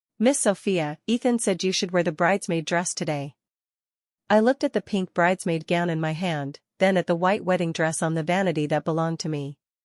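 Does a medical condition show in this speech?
No.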